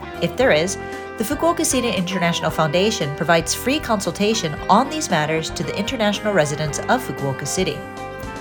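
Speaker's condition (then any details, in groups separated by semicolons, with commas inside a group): No condition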